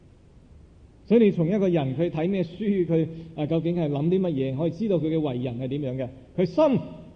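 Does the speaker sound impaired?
No.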